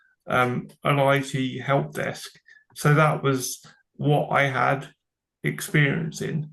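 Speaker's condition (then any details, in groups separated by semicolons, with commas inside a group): Cerebral palsy; from birth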